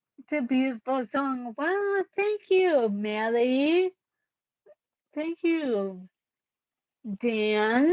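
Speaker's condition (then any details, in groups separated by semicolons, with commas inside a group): Cerebellar ataxia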